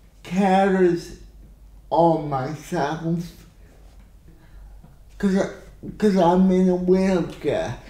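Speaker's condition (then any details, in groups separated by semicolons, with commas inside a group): Cerebral palsy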